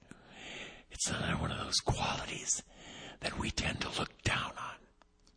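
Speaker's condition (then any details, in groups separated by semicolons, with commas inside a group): Vocal cord paralysis, unilateral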